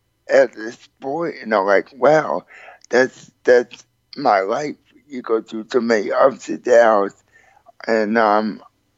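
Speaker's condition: Cerebral palsy; spastic quadriplegic cerebral palsy since childhood, uses wheelchair, adapted wheelchair sports; races Ironman triathlon as team with brother, towed in boat, seated on bike

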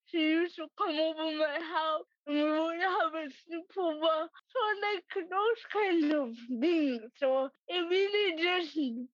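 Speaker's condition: Cerebral palsy; affects walking and hand use

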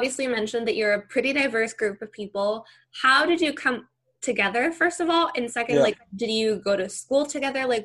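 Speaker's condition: No condition

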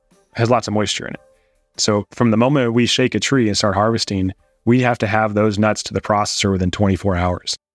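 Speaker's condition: No condition

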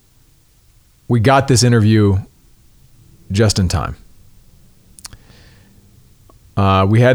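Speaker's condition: No condition

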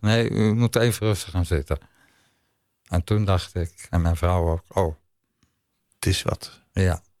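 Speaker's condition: ALS; tires quickly, struggles shaving, brushing teeth, depends on others, climbing Mont Ventoux on adapted electric bike

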